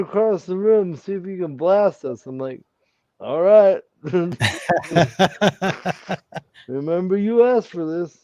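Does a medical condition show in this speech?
Yes: cerebral palsy.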